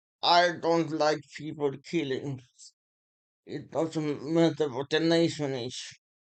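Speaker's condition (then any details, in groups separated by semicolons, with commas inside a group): Muscular Parkinson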